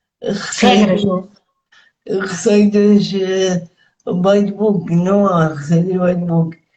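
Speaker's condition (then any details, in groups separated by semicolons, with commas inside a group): Cerebral palsy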